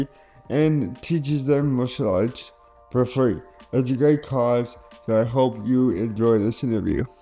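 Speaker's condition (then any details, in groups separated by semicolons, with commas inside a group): Cerebral palsy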